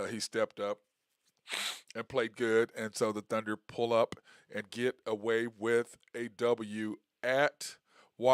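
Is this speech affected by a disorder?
No.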